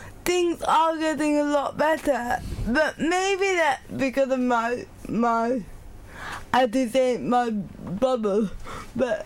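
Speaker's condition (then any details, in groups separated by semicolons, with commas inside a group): Cerebral palsy; uses a scribe for study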